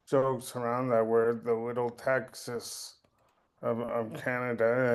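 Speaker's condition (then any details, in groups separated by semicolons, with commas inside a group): Cerebral palsy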